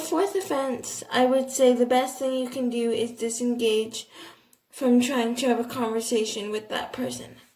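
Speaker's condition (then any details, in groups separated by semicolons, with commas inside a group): Cerebral palsy, athetoid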